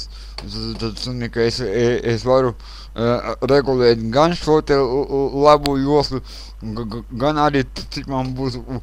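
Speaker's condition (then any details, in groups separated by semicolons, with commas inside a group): Cerebral palsy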